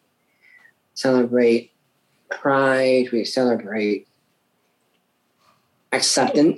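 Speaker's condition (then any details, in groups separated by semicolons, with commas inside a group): Down syndrome; from birth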